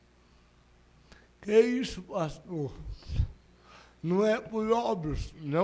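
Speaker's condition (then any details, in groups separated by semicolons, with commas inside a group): Cerebral palsy; no speech as child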